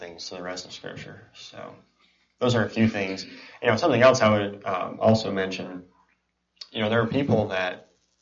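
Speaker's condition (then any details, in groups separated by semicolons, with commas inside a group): Cleft palate and cleft lip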